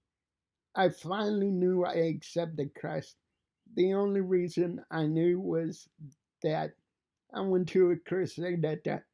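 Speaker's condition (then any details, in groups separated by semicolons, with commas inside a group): Cerebral palsy; fine motor impairment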